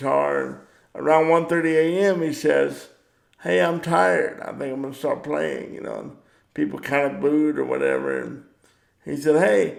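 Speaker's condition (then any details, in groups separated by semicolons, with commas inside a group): Cerebral palsy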